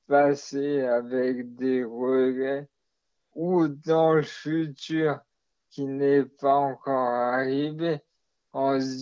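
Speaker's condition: Maladie de Charcot (ALS); diagnosed in adulthood

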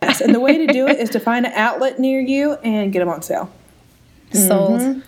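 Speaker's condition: No condition

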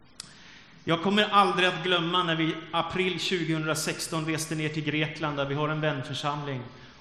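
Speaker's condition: No condition

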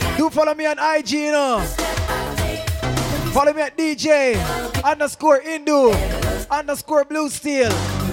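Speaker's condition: No condition

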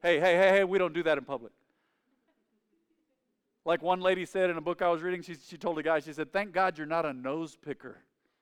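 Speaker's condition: No condition

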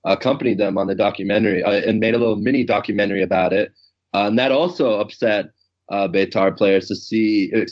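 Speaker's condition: No condition

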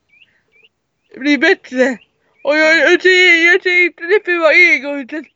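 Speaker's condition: Cerebral palsy; severe, wheelchair user

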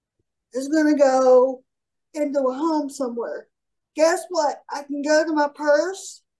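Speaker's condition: Cerebral palsy; falls

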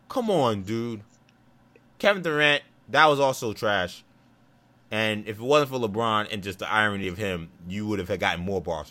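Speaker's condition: No condition

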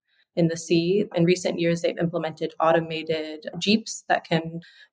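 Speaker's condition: No condition

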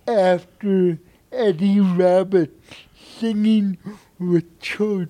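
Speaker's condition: Cerebral palsy; no medication

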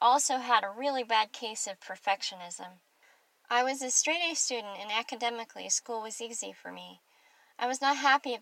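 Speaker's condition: Cleft palate; congenital cleft palate, mouth sewn together, high deformed palate, palatal fistula, childhood speech therapy; adult, wears full front partial from orthodontist closing fistula, speech easily understood since age 23; without partial air escapes to nasal passage, mushy unclear speech, could not roll r's, now improved

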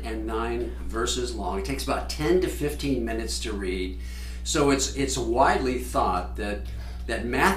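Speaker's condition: No condition

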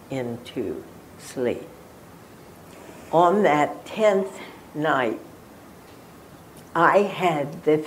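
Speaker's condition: Spasmodic dysphonia; diagnosed 1998 at Johns Hopkins within 1 hour, 4 months unable to talk before, ALS, throat cancer suspected; could not talk for 4 months before diagnosis, injections allow continued radio broadcasting

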